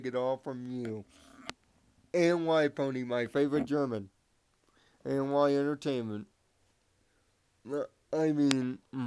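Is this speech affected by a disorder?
Yes: cerebral palsy; voice sounds different.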